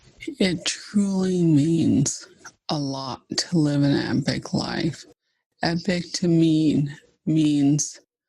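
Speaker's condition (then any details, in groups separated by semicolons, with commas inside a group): ALS (Lou Gehrig's disease); almost bedbound, uses wheelchair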